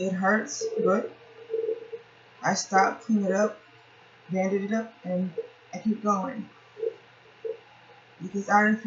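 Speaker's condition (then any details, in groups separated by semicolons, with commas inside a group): Cerebral palsy; since childhood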